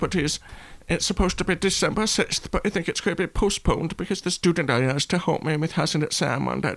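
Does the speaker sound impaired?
Yes: deafness; brown cochlear implant on side of head, once damaged by water from hose and repaired.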